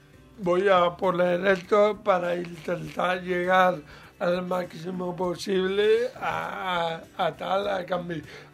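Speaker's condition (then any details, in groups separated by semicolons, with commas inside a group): Cerebral palsy; mild, lesser degree of disability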